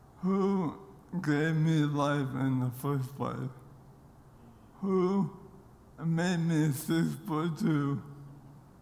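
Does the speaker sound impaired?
Yes: ALS; losing ability to speak clearly, voice does not sound as expected.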